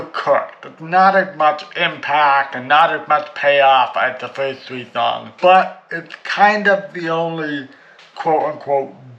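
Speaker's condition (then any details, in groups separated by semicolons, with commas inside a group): Cerebral palsy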